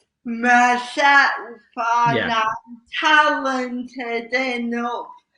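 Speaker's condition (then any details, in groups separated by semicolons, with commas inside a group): Cerebral palsy; slow speech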